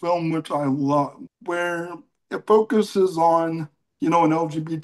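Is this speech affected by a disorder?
Yes: cerebral palsy.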